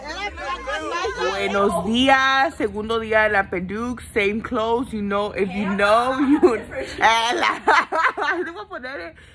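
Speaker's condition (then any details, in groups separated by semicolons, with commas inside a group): No condition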